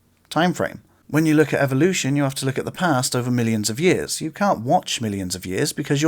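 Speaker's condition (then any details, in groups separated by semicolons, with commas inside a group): No condition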